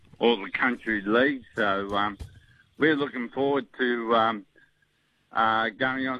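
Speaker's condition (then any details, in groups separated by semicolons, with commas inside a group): Motor neurone disease; diagnosed, no treatment or cure available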